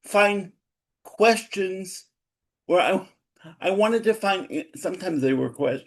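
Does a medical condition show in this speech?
Yes: cerebral palsy.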